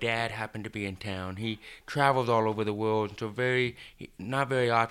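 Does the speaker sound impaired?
Yes: deafness, hard of hearing; 12 years of intense speech therapy, had to learn how to talk, holds normal dialogue.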